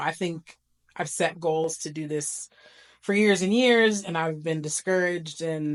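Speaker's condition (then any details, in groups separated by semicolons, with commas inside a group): No condition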